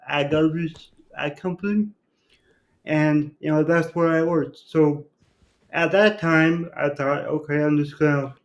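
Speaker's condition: Cerebral palsy; from birth complication, born without pulse or breathing and revived, diagnosed near age one; completely self-sufficient, lives alone, relearned walking, femur and right ankle surgery at eight, repeat surgery expected

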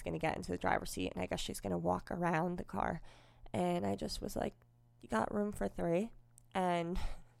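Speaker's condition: Cleft lip and palate, unilateral

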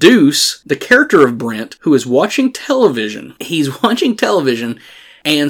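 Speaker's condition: No condition

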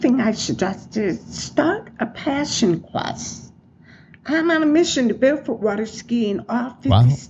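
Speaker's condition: Profound deafness, acquired, profound

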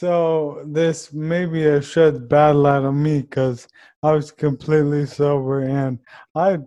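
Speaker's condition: ALS

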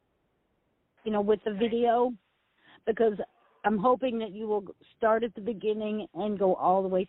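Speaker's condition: No condition

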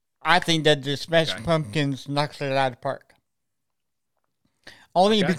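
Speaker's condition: Cerebral palsy; present from birth

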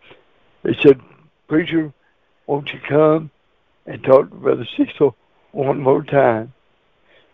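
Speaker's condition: Cerebral palsy; wheelchair user

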